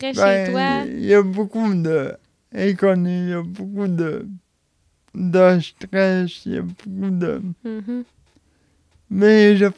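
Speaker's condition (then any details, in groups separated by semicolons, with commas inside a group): Cerebral palsy; age 31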